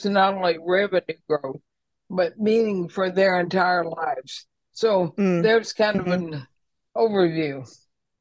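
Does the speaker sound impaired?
Yes: ALS; neurodegenerative disease affecting the muscles.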